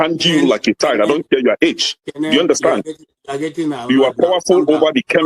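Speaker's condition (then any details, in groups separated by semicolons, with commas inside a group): No condition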